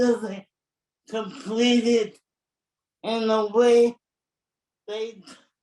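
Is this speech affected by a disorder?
Yes: cerebral palsy.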